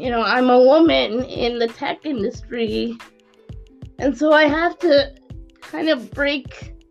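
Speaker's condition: Cerebral palsy; quadriplegic

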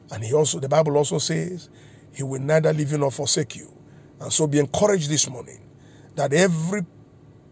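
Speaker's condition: No condition

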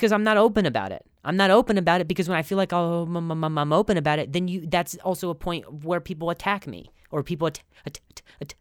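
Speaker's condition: Stutter; speech coaches, practices control before shows; much improved, still stutters; very severe at first, hit himself in frustration; repeated sounds

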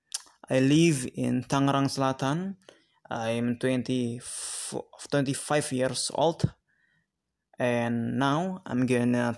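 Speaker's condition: Stuttering; struggled with it for several years; frequent word and phrase repetitions, fillers like uh and um, restarts; prolonged sounds

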